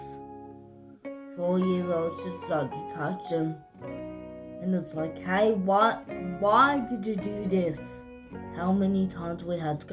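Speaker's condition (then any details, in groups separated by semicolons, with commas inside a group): Cerebral palsy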